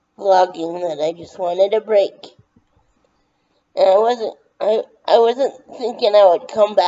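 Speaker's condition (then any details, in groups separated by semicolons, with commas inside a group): Brain injury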